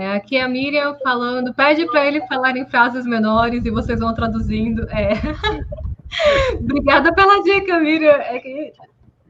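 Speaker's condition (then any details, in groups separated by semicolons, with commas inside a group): No condition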